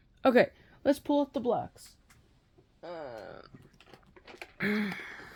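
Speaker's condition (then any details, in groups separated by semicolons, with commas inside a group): No condition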